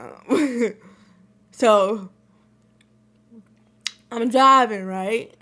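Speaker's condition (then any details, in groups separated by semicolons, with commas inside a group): Cerebral palsy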